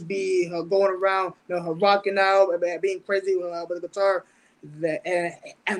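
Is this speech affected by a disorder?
Yes: stutter; mild speech impediment with stuttering since about age 10, autism spectrum, intellectual learning disability from birth; fears certain words coming out, avoids long talking on stage, expresses self differently; here repeated sounds, prolonged sounds.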